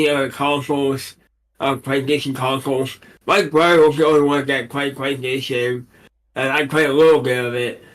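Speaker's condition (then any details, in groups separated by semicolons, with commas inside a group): Cerebral palsy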